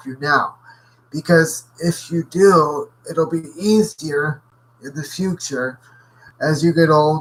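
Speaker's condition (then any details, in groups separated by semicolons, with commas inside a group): Cerebral palsy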